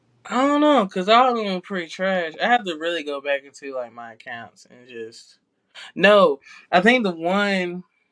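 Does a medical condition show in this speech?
No.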